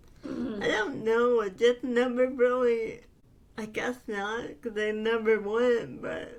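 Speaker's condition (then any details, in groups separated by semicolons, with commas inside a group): Cerebral palsy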